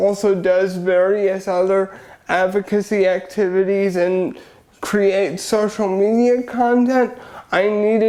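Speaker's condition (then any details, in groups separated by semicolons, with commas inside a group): Cerebral palsy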